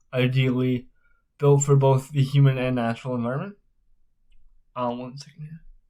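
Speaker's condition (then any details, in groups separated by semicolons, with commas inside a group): Spastic cerebral palsy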